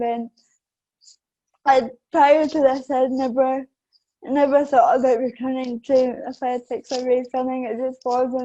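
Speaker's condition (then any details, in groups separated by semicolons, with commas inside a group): Cerebral palsy; affects balance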